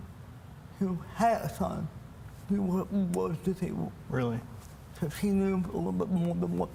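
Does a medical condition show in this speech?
Yes: cerebral palsy; speech impairment.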